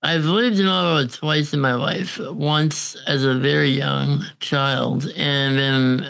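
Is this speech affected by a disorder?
Yes: congenital muscular dystrophy; on a ventilator, goes downtown on own, more independent than ever.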